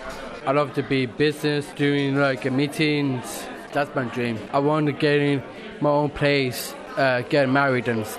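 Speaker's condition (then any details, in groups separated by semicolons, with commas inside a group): Down syndrome; young adult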